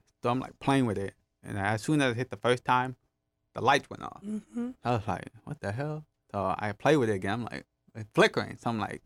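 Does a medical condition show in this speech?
Yes: hard of hearing, gentamicin-induced hearing loss; hearing loss caused by Gentamicin, right ear profound near deaf, left ear moderate, wears hearing aids; hears little without them, relies on lip reading, masks hinder understanding; speech therapy due to hearing loss.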